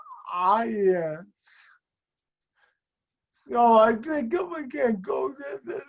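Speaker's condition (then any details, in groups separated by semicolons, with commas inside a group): Speech and mobility impairment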